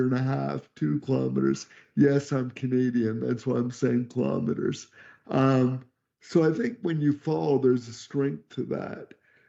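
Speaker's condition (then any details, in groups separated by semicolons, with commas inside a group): Cerebral palsy; could not talk until age 12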